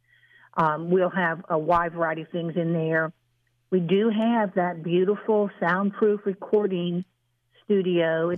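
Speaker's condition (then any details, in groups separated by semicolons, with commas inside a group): No condition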